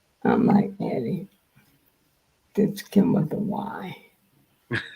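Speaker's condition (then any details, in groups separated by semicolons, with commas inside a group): Multiple sclerosis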